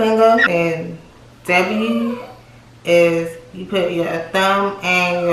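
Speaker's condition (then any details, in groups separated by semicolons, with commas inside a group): Cerebral palsy; from birth, left leg affected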